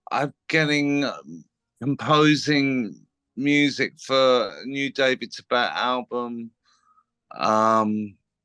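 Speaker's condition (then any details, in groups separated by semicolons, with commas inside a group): No condition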